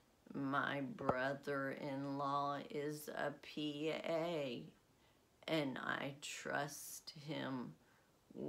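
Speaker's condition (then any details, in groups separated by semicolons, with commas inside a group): Essential tremor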